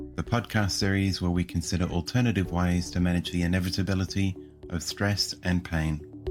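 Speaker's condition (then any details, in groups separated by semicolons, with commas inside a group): No condition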